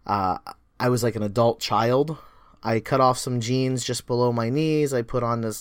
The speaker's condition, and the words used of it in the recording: No condition.